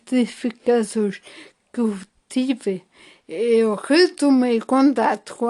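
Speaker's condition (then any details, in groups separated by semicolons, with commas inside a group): Ataxia after brain injury; acquired, brain injury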